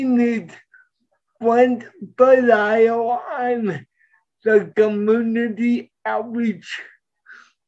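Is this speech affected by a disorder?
Yes: cerebral palsy; present from birth.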